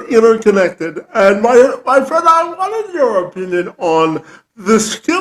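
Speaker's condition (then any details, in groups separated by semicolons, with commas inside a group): Cerebral palsy; present from birth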